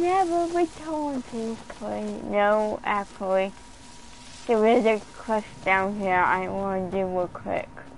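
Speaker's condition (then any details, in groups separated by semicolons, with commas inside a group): Cerebral palsy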